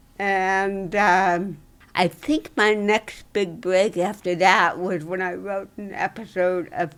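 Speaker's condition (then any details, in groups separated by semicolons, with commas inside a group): Dystonia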